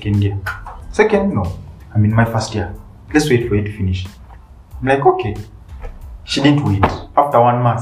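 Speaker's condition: No condition

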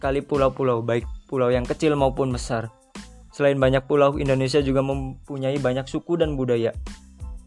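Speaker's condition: No condition

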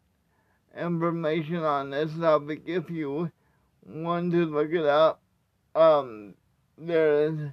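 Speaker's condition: Cerebral palsy; wheelchair user

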